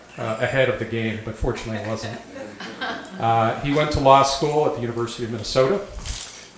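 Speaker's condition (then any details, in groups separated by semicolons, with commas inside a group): No condition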